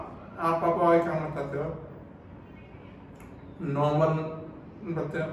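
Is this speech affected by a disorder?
Yes: cerebral palsy.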